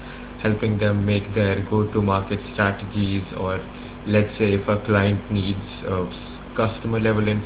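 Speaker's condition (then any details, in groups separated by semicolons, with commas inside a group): No condition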